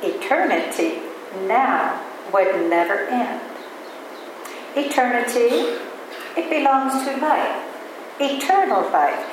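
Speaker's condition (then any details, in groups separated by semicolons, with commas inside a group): No condition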